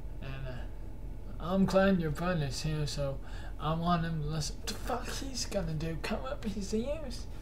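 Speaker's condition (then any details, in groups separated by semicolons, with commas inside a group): Cerebral palsy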